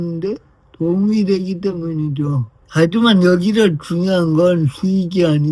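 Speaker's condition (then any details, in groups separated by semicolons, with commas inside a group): Brain lesion disability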